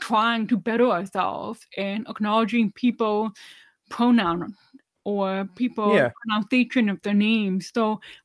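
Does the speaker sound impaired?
Yes: deafness, severe; about 99% hearing loss, lifelong hearing aids, no cochlear implant, relies on lip reading, no signing.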